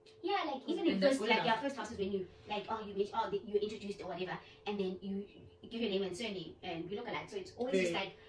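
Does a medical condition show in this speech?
No.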